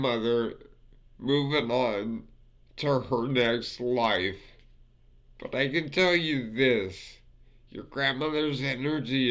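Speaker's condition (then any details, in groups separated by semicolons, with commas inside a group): Multiple sclerosis; affects fingers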